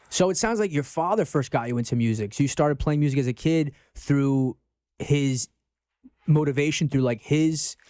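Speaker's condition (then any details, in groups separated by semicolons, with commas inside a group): No condition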